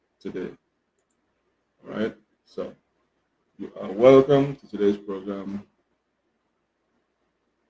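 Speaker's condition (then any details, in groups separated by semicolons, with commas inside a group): No condition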